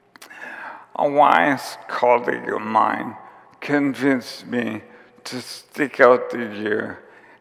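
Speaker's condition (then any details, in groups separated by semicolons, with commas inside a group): ALS; symptoms began about four years before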